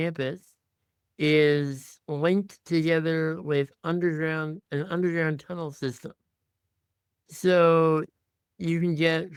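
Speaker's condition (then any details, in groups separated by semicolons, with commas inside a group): Muscular dystrophy; tracheostomy for breathing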